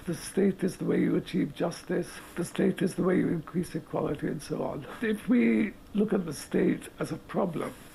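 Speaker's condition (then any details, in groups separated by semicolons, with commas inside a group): Motor neurone disease; breathing aid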